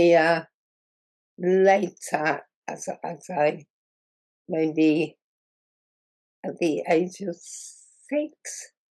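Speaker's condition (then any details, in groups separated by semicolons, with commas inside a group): Muscular dystrophy; progressive muscle wasting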